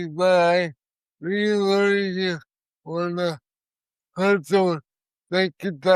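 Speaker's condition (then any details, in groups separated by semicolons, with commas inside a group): Cerebral palsy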